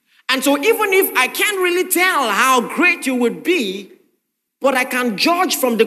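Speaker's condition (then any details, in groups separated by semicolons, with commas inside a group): No condition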